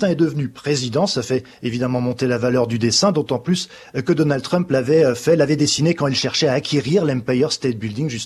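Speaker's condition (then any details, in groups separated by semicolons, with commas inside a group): No condition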